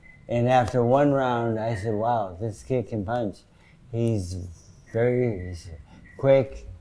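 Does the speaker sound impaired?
Yes: Parkinson's disease; sometimes.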